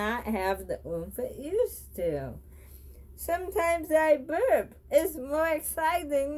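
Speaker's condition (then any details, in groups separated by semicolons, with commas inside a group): Bulbar onset ALS; bulbar onset, thick hard-to-move tongue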